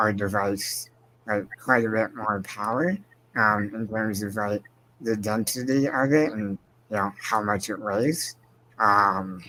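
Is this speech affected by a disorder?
Yes: spinal muscular atrophy.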